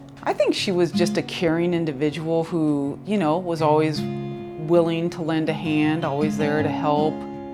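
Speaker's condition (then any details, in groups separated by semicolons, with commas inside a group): No condition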